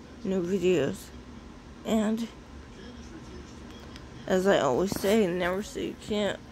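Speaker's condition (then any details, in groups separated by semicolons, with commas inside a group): Cerebral palsy; sounds out of breath after therapy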